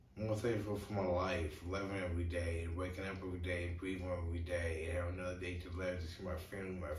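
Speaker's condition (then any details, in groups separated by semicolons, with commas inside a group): Brain injury; tongue cut off at age 5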